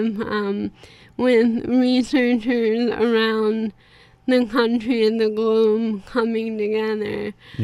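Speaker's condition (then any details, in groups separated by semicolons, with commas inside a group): ALS; bulbar onset, minor ENT nose surgery; progressive, treatment slowing progression; impeded, more nasal speech, cognition intact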